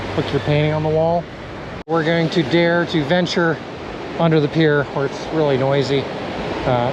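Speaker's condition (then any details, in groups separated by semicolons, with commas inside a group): No condition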